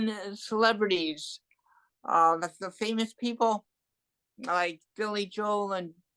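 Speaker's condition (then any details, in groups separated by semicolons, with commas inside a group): Cerebral palsy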